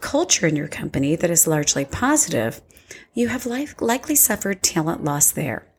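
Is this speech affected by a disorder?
No.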